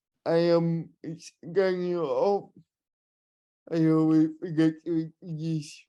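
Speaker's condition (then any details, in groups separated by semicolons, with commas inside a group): Cerebral palsy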